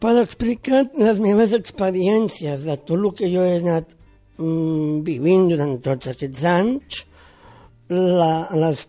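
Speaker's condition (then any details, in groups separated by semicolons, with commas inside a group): Down syndrome; congenital, born with it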